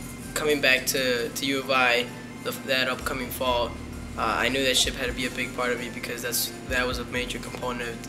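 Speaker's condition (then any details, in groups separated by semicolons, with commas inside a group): No condition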